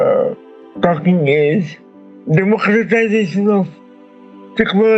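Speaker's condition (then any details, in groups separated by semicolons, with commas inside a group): Cerebral palsy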